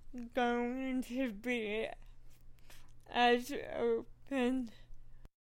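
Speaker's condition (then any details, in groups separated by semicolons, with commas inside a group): Cerebral palsy; speech therapy for pronunciation and breath support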